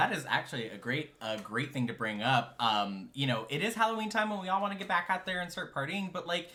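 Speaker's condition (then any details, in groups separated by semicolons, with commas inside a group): No condition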